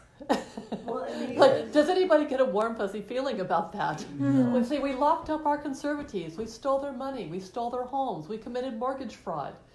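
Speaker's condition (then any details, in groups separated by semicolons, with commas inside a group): No condition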